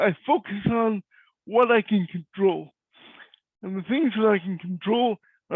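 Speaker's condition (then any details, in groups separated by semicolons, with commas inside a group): Cerebral palsy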